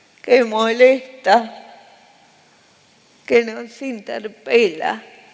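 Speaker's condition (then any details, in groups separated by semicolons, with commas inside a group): Cerebral palsy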